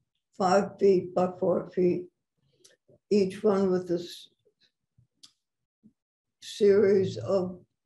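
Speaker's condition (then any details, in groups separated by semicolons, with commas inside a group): Parkinson's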